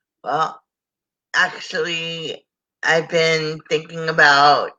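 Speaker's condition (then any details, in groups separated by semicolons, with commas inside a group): Cerebral palsy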